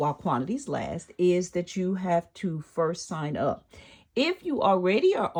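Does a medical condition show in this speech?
No.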